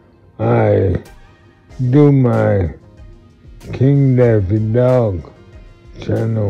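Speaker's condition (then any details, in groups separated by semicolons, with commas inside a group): Multiple sclerosis; affects left side and voice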